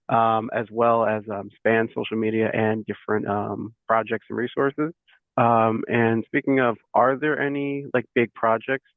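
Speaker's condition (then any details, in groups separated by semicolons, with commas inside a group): No condition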